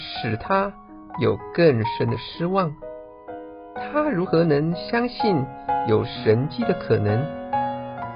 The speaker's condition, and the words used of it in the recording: No condition.